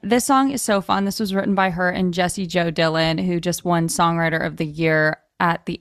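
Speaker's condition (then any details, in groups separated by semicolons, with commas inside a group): No condition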